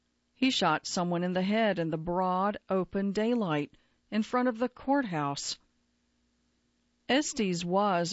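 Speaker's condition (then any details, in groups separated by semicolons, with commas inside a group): No condition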